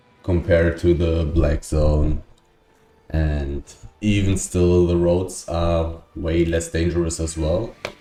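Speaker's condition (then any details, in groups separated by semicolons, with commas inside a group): No condition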